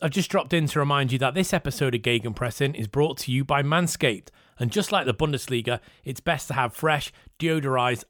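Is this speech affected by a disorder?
No.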